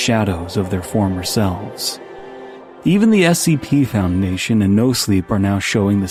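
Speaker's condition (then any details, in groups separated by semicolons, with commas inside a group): No condition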